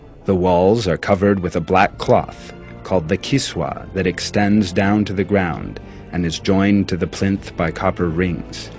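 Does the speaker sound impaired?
No.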